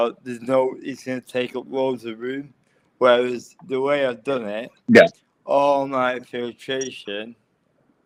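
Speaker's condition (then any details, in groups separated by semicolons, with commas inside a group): Cerebral palsy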